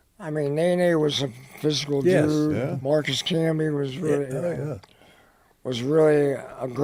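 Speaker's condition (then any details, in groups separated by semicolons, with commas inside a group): Head and neck cancer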